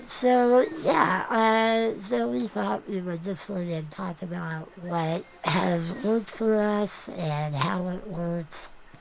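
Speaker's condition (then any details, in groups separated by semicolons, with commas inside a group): Non-progressive muscular dystrophy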